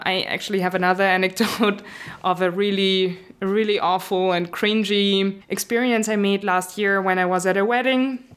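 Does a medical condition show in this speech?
No.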